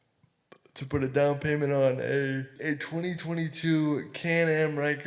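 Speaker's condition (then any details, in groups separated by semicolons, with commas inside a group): Cerebral palsy; cerebral palsy from birth, possibly hemiplegic, legs and foot, surgery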